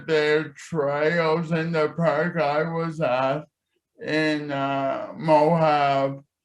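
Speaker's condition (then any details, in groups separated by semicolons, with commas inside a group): Cerebral palsy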